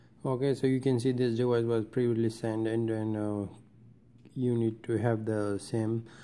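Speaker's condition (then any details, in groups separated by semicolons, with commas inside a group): No condition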